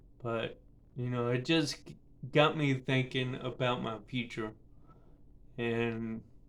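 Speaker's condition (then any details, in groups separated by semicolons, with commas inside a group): Cerebral palsy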